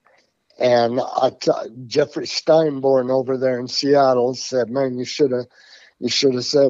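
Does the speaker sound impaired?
Yes: Parkinson's; tremors since youth, progressively worse, repeated complete breathing stoppage, unable to make sound then, emergency steroids; psilocybin 1 gram every 5 hours controls tremors, helps breathing, still has breathing problems, uses cannabis; formerly voice tremor, hard to understand, lost track after 2-3 sentences, now talks at length.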